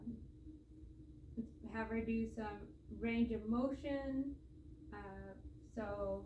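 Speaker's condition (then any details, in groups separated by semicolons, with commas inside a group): No condition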